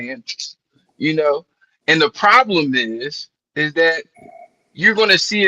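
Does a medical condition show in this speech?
No.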